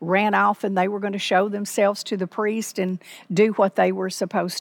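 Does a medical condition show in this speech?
No.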